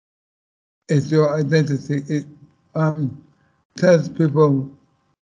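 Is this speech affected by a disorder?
Yes: MND; voice banked reading I Will Always Be Me ebook, 99.9% own voice, earlier app bank sounded foreign.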